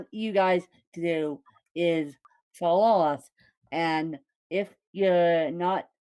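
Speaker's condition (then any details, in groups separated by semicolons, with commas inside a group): Cerebral palsy, mixed, moderate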